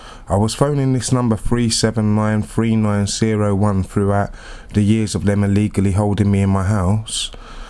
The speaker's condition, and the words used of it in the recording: None; typical speech.